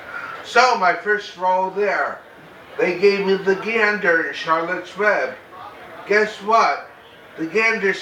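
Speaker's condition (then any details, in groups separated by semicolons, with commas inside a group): Cerebral palsy; very mild form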